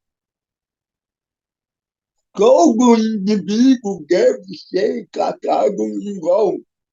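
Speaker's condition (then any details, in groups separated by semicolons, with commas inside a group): Cerebral palsy; physical disability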